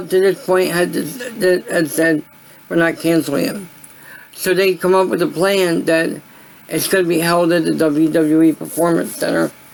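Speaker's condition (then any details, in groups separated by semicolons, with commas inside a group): Cerebral palsy; voice sound affected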